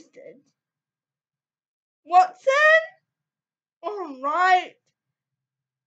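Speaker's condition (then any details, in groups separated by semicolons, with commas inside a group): Cerebral palsy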